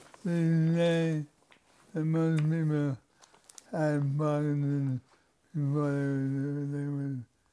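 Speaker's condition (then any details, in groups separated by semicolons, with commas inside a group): Parkinson's disease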